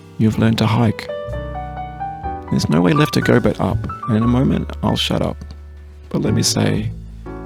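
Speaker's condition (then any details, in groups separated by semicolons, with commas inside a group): No condition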